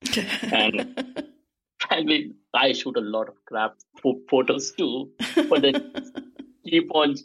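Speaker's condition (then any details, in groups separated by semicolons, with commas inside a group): Stuttering; may block on some words, may repeat sounds; prolonged sounds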